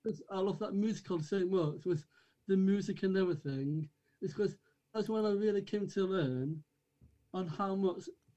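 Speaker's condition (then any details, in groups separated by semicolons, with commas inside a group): Down syndrome; from birth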